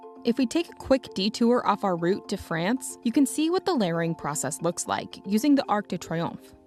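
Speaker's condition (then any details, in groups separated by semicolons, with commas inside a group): No condition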